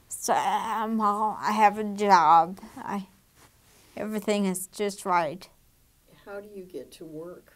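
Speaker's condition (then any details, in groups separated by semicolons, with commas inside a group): Damaged diaphragm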